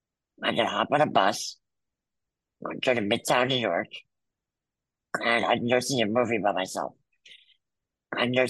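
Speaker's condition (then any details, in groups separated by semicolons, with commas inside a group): Muscular dystrophy; congenital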